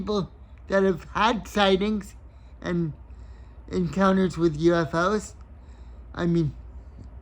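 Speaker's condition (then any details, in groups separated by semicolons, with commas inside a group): Cerebral palsy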